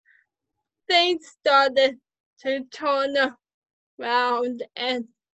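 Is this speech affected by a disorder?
Yes: cerebral palsy, spastic quadriplegic, mild.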